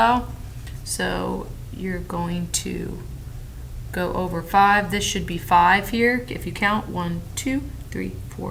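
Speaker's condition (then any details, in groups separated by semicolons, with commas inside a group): No condition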